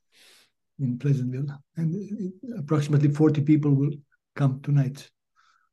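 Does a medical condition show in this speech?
Yes: Parkinson's disease; diagnosed 2010, could not play guitar syncopation, stopped playing guitar publicly 2015; ping pong therapy two to three times weekly, began five to six years post-diagnosis, some symptoms reversed.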